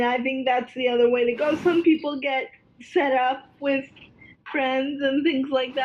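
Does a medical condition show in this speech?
Yes: cerebral palsy, spastic quadriplegia.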